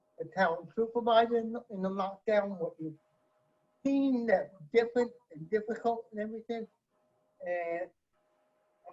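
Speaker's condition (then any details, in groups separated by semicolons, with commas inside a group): Cerebral palsy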